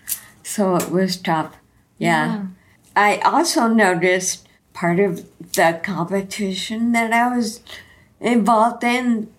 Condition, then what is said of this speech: Ataxia. And I think I'm fortunate in that I know I slur my speech